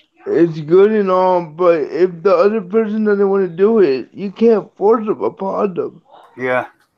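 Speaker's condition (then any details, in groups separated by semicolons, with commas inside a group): Cerebral palsy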